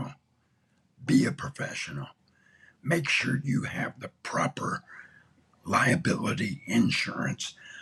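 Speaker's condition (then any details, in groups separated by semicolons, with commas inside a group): Throat cancer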